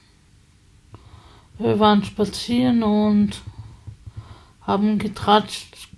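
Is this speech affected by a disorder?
Yes: spasticity from birth; multiple sclerosis.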